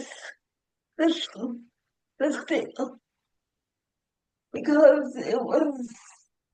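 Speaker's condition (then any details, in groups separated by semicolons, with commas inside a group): Cerebral palsy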